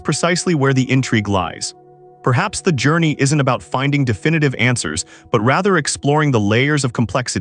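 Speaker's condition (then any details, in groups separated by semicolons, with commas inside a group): No condition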